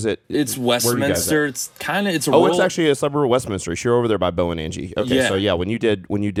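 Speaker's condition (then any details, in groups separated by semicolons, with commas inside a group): No condition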